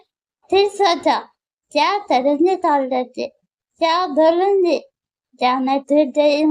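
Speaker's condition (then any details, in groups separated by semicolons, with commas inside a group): Muscular dystrophy; wheelchair user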